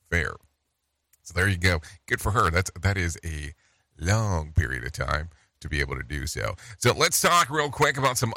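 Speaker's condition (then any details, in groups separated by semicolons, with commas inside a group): No condition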